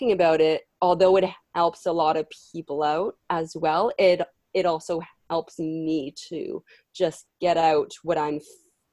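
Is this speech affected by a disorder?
Yes: stuttering; stutter since childhood, mild and controllable in childhood, later worsened, individual speech therapy at 16; current speech therapy with male therapist aiming to regain childhood control, breathing and singer/actor techniques; worse with stress, anxiety and adults, less when whispering, angry, alone; here repeated sounds, blocks.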